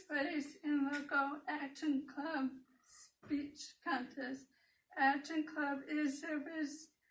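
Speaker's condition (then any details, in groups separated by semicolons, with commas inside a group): Cerebral palsy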